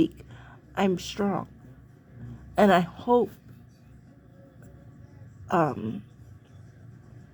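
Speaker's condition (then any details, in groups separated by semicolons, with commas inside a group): Cerebral palsy; sounds out of breath after therapy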